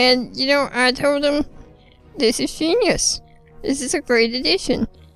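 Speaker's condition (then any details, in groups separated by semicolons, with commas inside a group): Spinal muscular atrophy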